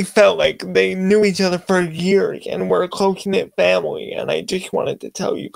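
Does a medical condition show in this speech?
Yes: cerebral palsy.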